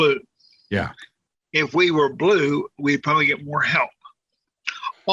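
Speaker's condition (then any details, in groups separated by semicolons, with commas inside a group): Cerebral palsy, severe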